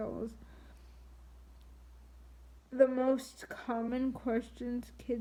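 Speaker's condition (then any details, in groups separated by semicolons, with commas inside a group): Triplegic cerebral palsy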